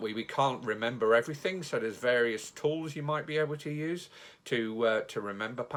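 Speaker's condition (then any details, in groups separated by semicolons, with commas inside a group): No condition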